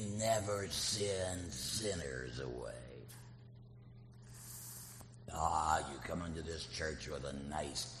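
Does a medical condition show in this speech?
Yes: laryngectomy; total laryngectomy after cancer recurrence, voice prosthesis, prior radiation and chemotherapy, liquid diet during treatment; speaking and preaching through voice prosthesis; artificial voice via prosthesis, like a kazoo, earlier could barely whisper, voice much better now.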